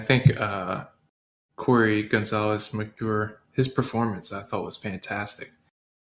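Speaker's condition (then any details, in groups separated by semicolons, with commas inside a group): No condition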